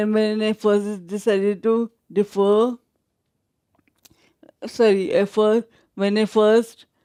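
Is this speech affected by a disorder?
Yes: traumatic brain injury, severe.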